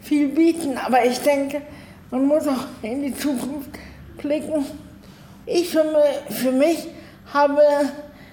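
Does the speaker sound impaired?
Yes: cerebral palsy; spasticity in both arms and legs, electric wheelchair, 24-hour personal assistance.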